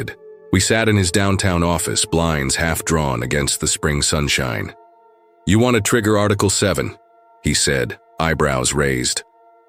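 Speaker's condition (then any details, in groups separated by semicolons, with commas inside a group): No condition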